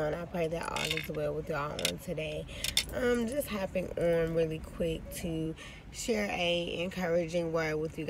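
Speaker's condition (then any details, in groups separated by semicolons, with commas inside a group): Cerebral palsy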